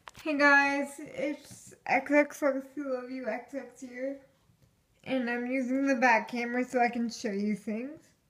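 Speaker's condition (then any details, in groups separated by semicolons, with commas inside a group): Cerebral palsy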